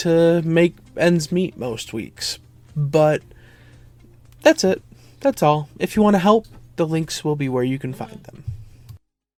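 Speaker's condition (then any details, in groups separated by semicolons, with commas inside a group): No condition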